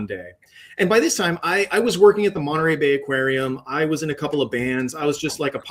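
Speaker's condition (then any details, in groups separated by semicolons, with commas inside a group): No condition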